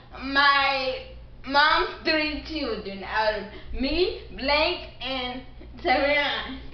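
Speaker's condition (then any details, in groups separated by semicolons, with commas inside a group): Cerebral palsy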